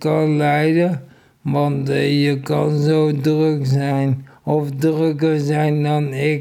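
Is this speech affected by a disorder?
Yes: ALS; incurable muscle disease, first symptoms cramps; about five years since onset, earlier trials via TriCALS, then self-sought medication for a year; feels speech, swallowing and breathlessness improved on medication, speaks better than eighteen months ago.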